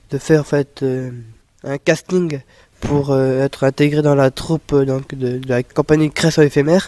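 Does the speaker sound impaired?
Yes: Down syndrome; Down syndrome (trisomy).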